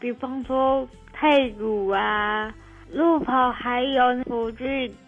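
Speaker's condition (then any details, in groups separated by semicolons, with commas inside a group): Cerebral palsy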